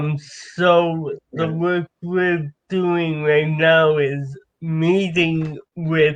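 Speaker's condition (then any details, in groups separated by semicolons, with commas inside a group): Cerebral palsy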